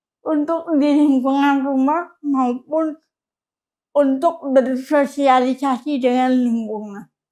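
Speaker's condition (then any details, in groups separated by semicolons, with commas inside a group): Cerebral palsy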